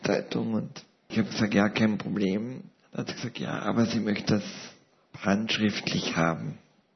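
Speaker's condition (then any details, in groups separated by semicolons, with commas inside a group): Paralysis with ventilator dependence; paralysis since seventh month of life, ventilator since 2006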